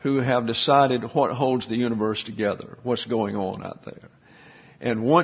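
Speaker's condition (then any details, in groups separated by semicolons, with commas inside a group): No condition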